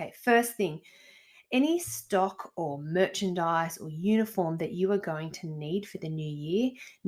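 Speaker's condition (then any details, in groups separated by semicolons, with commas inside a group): No condition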